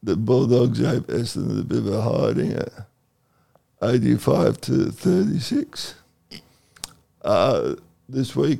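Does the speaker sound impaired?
Yes: cerebral palsy; second COVID vaccine dose.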